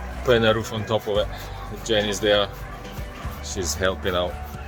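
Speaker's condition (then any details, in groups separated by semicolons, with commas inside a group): No condition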